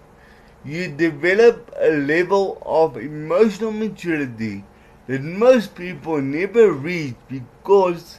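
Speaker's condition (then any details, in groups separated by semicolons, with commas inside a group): Cerebral palsy; worse when mouth tires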